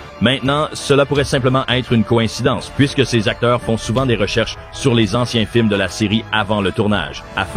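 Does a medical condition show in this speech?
No.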